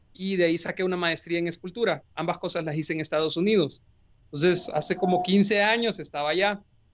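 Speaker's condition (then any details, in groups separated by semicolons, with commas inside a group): No condition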